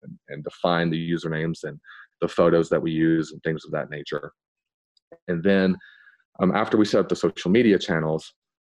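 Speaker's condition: No condition

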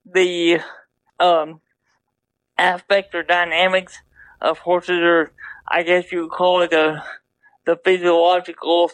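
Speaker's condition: Double hemiplegia cerebral palsy

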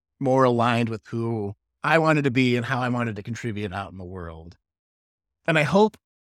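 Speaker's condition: No condition

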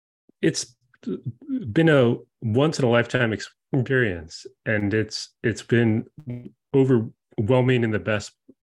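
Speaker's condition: Stutter; childhood onset, neurological and genetic basis, persists for life, no cure; recorded via zoom, video call lag makes turn-taking hard; blocking moments, daily speaking situations very difficult, anticipates stuttering in everyday moments; repeated words, blocks

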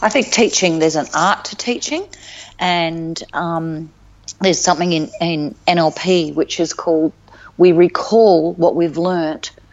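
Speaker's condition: No condition

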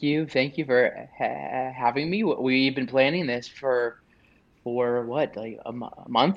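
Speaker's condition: Stuttering; onset at age 3-4, strong fear of speaking; openly stutters, self-advertises, past speech programs, support groups, self-help; broken-up speech at times; repeated sounds, repeated words, prolonged sounds

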